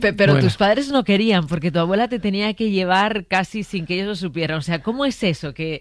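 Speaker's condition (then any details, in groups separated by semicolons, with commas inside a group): No condition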